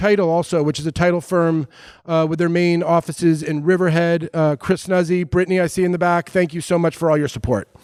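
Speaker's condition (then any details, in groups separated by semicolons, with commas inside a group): No condition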